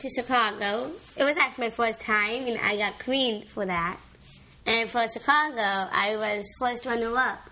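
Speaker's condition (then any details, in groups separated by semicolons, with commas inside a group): Down syndrome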